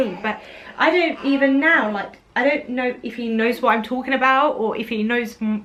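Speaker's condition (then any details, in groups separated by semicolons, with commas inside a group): No condition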